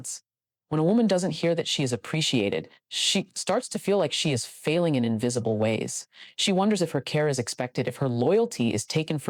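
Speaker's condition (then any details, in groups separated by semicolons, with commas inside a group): No condition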